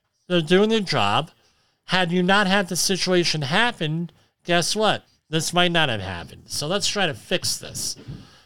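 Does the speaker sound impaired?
Yes: cleft lip and palate; tinnitus attributed to the cleft; has tinnitus.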